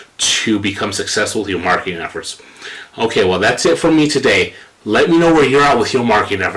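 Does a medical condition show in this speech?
No.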